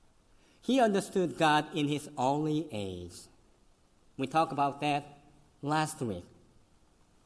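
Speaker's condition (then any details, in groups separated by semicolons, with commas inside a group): Cleft lip and palate, severe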